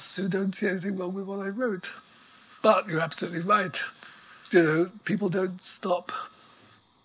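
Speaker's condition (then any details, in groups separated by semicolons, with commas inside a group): ALS; needs amplifier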